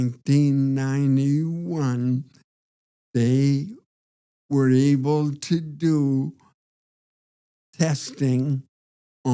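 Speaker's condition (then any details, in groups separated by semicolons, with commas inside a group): Parkinson's disease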